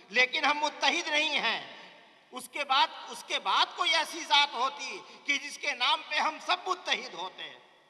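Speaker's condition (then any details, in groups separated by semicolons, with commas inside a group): No condition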